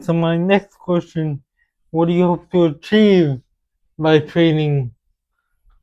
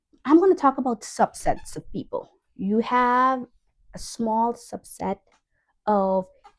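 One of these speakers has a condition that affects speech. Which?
The first: cerebral palsy; with developmental delay.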